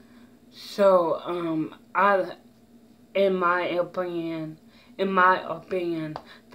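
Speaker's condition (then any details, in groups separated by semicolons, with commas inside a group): Mild cerebral palsy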